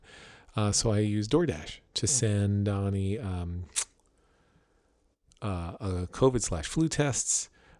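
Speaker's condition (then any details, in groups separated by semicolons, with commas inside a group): No condition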